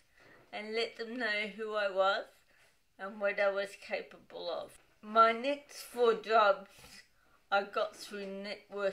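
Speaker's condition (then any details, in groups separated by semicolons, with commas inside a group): Dystonic cerebral palsy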